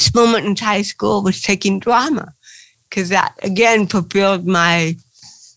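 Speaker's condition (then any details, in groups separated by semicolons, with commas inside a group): Cerebral palsy; since birth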